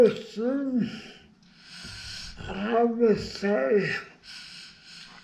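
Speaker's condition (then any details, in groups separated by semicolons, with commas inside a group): Brain injury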